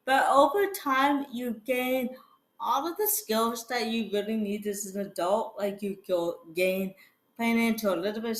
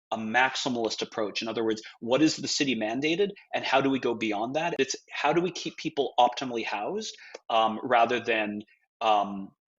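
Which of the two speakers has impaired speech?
The first: cerebral palsy; fall risk.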